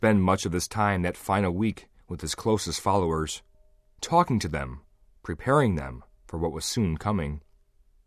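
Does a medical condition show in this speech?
No.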